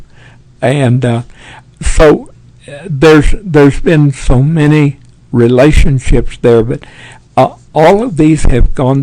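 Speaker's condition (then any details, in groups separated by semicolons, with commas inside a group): Parkinson's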